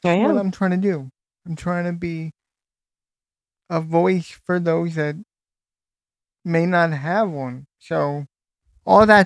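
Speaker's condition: Cerebral palsy; wheelchair user, age 29

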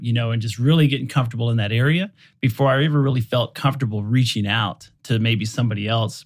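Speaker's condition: No condition

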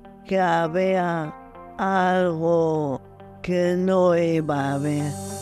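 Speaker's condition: Amyotrophic lateral sclerosis; progressive degenerative motor neuron disease, cognition spared, may compromise breathing and swallowing

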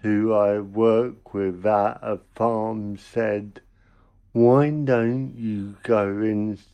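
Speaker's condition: Cerebral palsy; congenital

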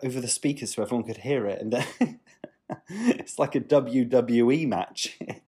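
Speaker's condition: No condition

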